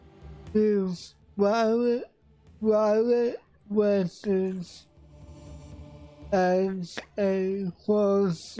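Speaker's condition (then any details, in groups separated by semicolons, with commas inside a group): Cerebral palsy; affects voice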